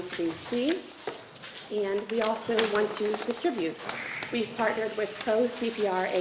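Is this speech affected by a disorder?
No.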